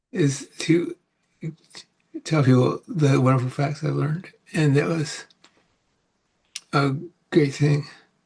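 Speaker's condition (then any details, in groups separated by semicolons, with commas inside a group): Parkinson's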